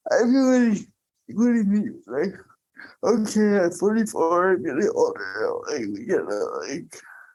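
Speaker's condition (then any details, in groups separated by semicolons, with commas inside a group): Cerebral palsy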